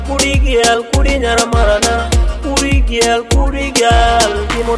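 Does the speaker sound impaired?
No.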